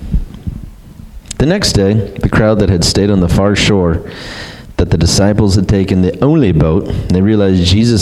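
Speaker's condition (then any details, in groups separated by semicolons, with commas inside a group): No condition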